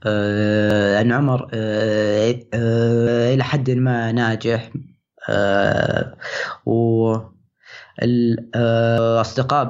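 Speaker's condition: Stuttering; onset age 10, previously largely controlled, gave presentations, spoke at Toastmasters, perfectionism possibly a contributing cause; worst period of stuttering so far, lacks willpower to work on it; difficulty communicating with people; prolonged sounds, blocks

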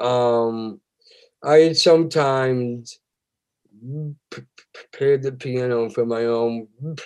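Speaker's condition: Down syndrome

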